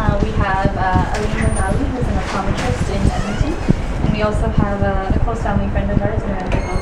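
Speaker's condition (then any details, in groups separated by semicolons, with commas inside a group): No condition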